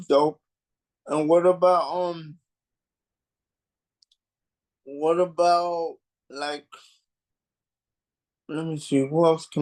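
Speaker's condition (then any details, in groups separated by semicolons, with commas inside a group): Cerebral palsy; mild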